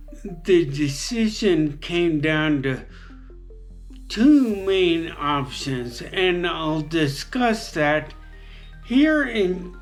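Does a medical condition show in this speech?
Yes: traumatic brain injury; very debilitating.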